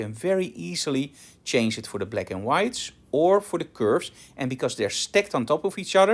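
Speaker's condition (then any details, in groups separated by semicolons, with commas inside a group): No condition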